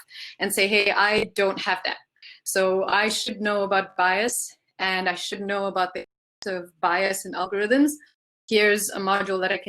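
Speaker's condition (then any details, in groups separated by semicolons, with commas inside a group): No condition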